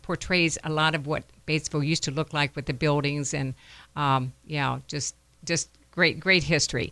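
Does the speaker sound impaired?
No.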